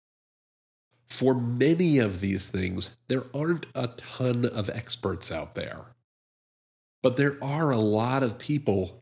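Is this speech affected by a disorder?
No.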